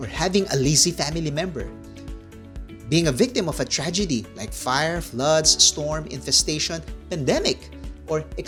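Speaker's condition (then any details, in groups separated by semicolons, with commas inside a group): No condition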